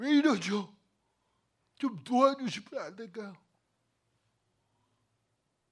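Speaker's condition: Cerebral palsy; bent body

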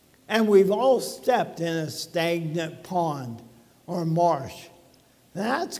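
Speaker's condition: ALS; talking a little bit funny

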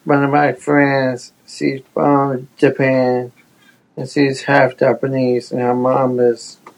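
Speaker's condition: Down syndrome; hesitant

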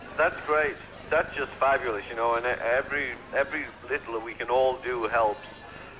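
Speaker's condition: No condition

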